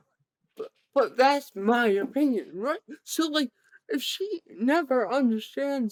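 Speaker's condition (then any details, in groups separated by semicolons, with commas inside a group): Cerebral palsy, severe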